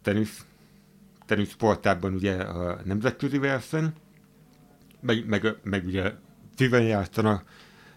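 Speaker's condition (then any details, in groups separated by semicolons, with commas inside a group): Hearing impairment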